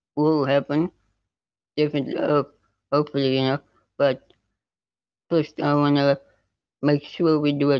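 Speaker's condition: Spinal muscular atrophy type 2; neuromuscular

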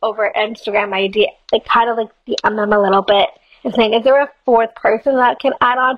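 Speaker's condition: Down syndrome; age 21

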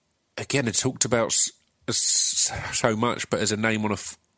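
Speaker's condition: Stutter; long-standing stutter, known to regular listeners; very nervous recording over serious subject; stuttered more than on any other episode, due to nerves over serious subject; prolonged sounds

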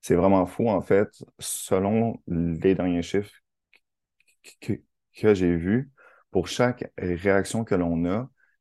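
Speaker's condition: Stuttering; lives with stuttering; blocks somewhat when speaking, attributed to capricious vocal cords; blocks

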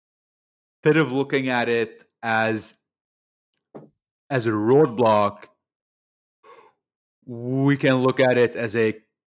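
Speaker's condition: Stuttering; stutter since birth, neurological basis, speech therapists in Lebanon childhood to teens, psychologist at 16-17; adult, still stutters audibly, controls stutter with breathing technique learned in UK; stutter much worse before, affects only speaking, not reading or writing, long avoided speaking; repeated words, blocks

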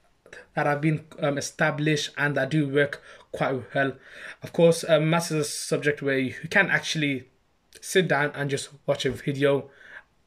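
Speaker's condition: Stammer; stammer since childhood, mocked and imitated by other kids from primary school; age 26, saying own name takes a long time; struggles saying own name, stammers less with put-on Birmingham accent or exaggerated speech; prolonged sounds, blocks

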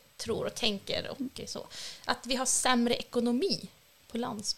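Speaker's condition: No condition

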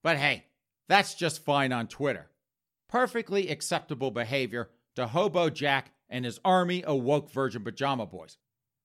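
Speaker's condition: No condition

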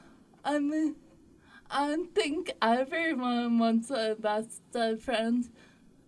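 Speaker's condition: Cerebral palsy; hikes

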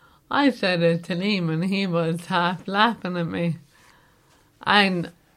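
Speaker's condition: Motor neuron disease; needs to hold on to someone everywhere

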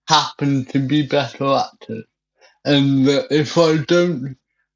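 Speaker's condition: Cerebral palsy; wheelchair

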